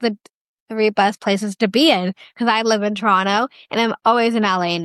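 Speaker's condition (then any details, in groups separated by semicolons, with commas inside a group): Down syndrome; duplicate of the 21st chromosome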